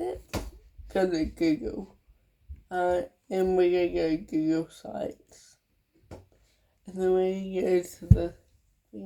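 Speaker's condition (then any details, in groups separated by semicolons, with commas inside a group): Cerebral palsy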